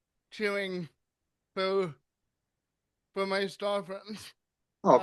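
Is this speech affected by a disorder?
Yes: cerebral palsy.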